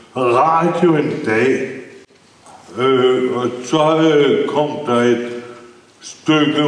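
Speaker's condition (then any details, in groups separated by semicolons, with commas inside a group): Brain injury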